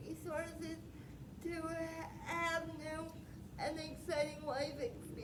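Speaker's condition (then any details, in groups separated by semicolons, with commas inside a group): Spastic quadriplegic cerebral palsy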